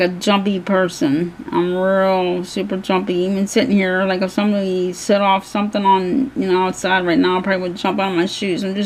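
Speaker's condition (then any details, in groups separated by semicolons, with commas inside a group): Cerebral palsy; hands affected, shaking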